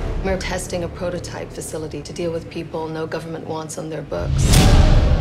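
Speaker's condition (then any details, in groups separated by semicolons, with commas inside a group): No condition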